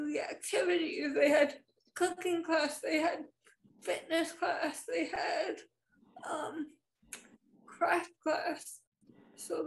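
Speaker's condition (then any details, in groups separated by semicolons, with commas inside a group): Spastic cerebral palsy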